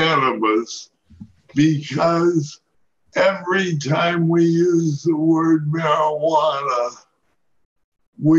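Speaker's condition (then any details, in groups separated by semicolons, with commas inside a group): Parkinson's disease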